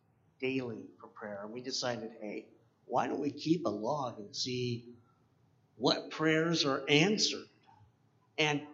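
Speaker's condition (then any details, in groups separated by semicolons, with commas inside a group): Cleft palate; congenital cleft palate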